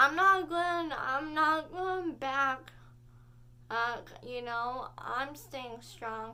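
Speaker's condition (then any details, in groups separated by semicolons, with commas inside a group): Cerebral palsy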